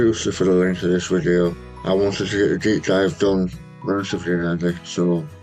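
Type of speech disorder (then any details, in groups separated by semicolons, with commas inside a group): Speech after partial glossectomy; tongue cancer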